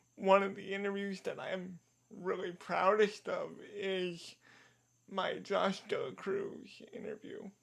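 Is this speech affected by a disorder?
Yes: cerebral palsy; diagnosed age two.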